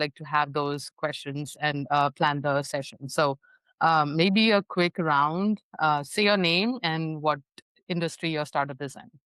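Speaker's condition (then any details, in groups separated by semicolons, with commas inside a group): No condition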